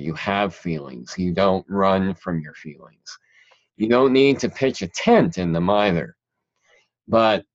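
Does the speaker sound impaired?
Yes: cleft palate; speech impediment still present, talked funny as a child.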